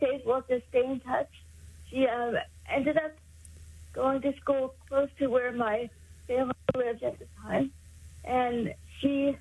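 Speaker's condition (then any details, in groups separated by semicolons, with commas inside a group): Cerebral palsy; congenital, caused by lack of oxygen to brain at birth, born about 3 months early, daily physical therapy in school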